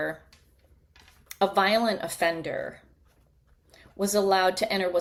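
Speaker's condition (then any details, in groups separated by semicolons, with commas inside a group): No condition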